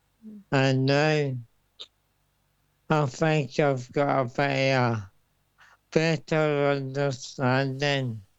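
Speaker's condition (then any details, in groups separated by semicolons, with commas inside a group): Motor neurone disease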